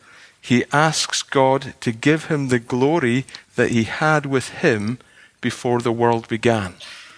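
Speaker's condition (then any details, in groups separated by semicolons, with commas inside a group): No condition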